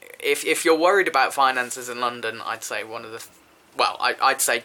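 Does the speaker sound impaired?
No.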